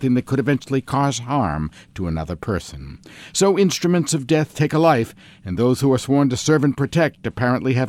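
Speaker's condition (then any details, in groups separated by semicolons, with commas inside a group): No condition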